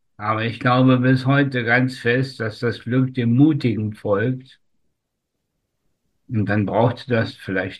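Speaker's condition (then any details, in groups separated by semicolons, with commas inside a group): Spastic tetraparesis; largely resolved by own account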